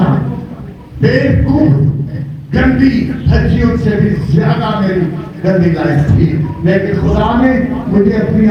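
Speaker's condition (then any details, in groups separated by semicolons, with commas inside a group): No condition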